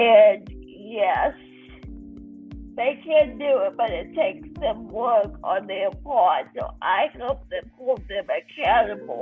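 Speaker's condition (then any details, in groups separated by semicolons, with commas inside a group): Cerebral palsy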